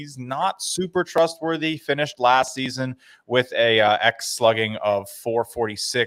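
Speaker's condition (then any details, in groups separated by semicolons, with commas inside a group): No condition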